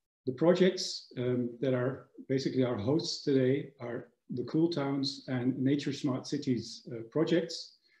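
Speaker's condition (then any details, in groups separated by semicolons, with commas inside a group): No condition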